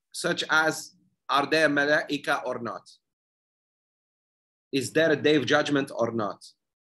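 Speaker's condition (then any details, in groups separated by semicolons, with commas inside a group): No condition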